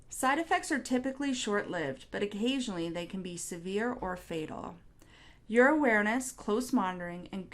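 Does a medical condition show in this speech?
No.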